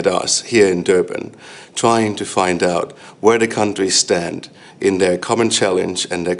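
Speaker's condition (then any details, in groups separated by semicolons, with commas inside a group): No condition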